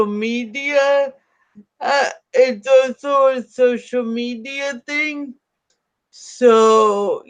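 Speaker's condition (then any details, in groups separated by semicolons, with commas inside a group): Cerebral palsy; spasticity, startle reflex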